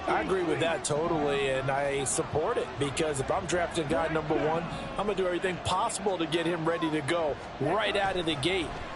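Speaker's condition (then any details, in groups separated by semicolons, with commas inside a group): No condition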